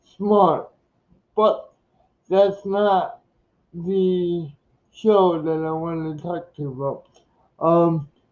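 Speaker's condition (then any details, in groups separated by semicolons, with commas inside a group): Cerebral palsy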